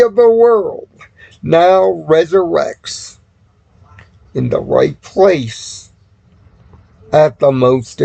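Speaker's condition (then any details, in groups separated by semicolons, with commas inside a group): Cerebral palsy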